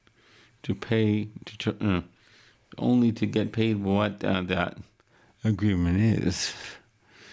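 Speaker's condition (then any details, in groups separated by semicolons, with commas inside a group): Cerebral palsy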